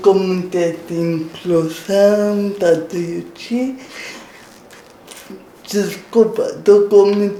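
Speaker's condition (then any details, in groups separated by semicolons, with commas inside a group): Cerebral palsy; impaired diction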